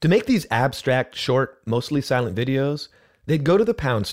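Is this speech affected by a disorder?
No.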